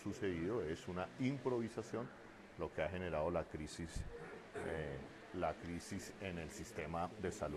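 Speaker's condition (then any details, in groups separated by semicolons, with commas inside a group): No condition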